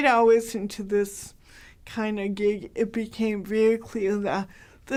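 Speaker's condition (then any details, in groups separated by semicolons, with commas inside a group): Cerebral palsy, mild; hard to understand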